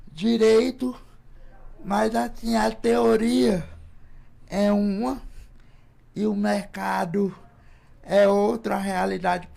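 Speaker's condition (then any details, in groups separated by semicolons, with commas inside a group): Cerebral palsy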